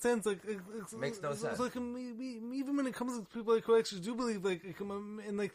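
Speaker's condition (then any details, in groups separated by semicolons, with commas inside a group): Stammering and stuttering; acquired, neurological damage from severe pneumonia, 21 antibiotics, steroids, intubation, ventilator, induced coma, stutter began later; minimal editing leaves speech issues on display; repeated sounds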